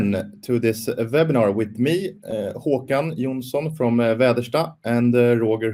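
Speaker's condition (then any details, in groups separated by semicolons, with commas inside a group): No condition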